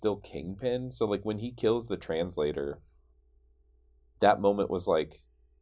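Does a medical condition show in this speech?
No.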